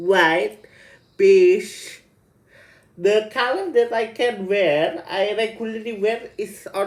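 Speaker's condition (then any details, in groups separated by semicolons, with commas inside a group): Cerebral palsy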